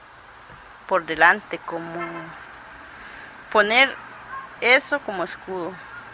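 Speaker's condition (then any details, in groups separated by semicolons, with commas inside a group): No condition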